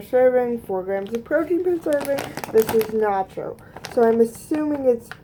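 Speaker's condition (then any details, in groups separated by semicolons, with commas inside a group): Cerebral palsy; both hands affected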